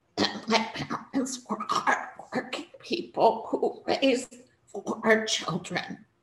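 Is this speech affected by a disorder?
Yes: spasmodic dysphonia; neurological, vocal cords function only in spasms; trouble speaking during talk; unable to speak normally, voice produced in spasms.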